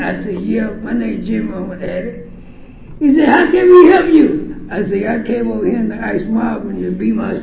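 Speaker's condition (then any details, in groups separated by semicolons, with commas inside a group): Laryngeal cancer; fourth stage cancer on voice box, one side only, no tracheostomy needed; cancer survivor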